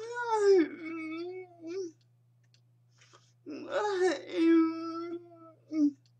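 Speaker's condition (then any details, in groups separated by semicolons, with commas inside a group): Cerebral palsy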